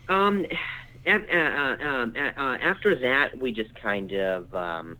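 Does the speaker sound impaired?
Yes: stutter; acquired stutter after traumatic brain injury and concussion from freak softball injury, motor skills also affected; stutters now, tells audiences early about the stutter to put them at ease; stuttered speech; here repeated sounds, blocks.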